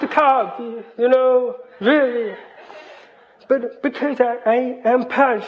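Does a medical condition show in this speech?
Yes: hearing loss, cochlear implant; hears about 80% with cochlear implant, hears but does not always understand.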